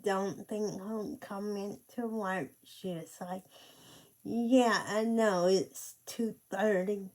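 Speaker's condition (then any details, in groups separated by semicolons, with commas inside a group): Cerebral palsy; speech affected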